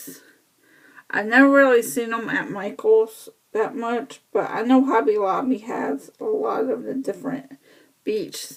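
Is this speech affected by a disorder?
Yes: cerebral palsy.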